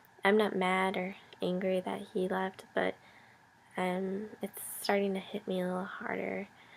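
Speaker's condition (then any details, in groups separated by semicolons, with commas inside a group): No condition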